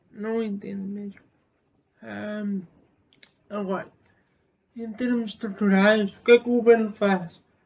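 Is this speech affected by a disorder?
Yes: spastic cerebral palsy; spastic motor type.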